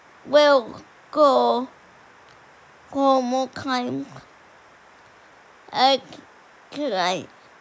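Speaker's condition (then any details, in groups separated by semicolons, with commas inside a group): Cerebral palsy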